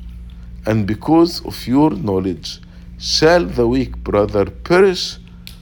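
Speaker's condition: No condition

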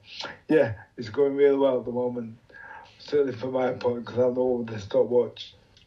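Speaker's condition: Motor neuron disease; respiratory and long-term ventilation teams at Preston

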